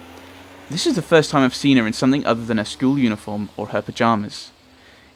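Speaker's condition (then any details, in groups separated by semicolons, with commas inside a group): No condition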